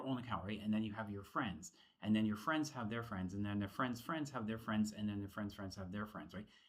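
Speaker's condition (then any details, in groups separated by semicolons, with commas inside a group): No condition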